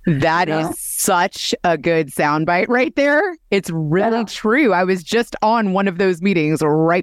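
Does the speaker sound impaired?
No.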